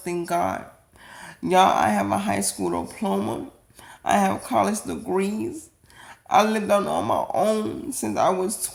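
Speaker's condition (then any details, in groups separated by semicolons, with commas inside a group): Cerebral palsy; atypical speech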